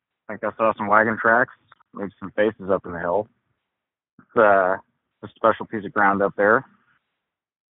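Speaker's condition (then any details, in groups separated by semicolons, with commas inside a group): No condition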